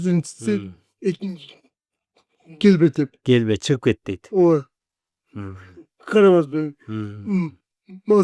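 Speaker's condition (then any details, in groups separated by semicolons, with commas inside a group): Cerebral palsy; 40 years with condition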